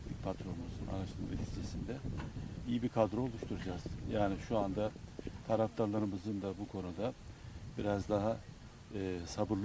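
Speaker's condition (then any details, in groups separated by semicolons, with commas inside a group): No condition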